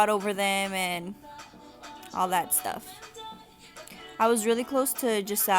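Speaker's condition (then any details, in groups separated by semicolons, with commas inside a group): No condition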